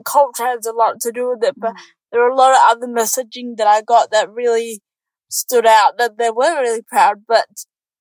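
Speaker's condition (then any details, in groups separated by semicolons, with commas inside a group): Cerebral palsy; congenital cerebral palsy, born in New Zealand, moved to Australia on doctors' advice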